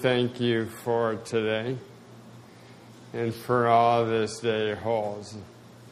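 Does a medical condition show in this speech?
Yes: spasticity, mild; new anti-spasticity drug started 3-4 weeks ago, adds some weakness, may fall; drug affects speech a little, may sound draggy.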